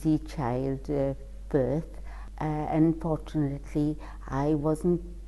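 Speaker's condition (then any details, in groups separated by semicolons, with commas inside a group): Cerebral palsy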